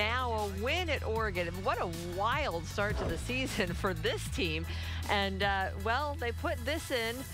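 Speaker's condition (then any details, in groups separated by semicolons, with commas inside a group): No condition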